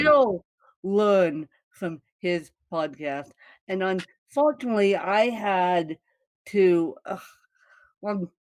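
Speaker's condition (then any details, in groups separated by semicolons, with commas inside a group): Cerebral palsy, mixed, moderate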